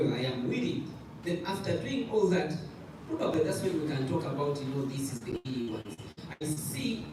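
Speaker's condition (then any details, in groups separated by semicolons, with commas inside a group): No condition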